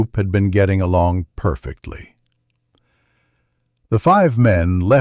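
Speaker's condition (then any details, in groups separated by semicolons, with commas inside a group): No condition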